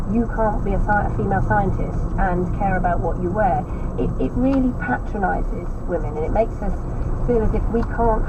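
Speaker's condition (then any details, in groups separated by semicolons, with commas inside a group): No condition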